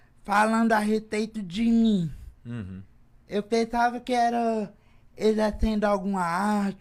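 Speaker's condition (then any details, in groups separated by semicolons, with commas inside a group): Cerebral palsy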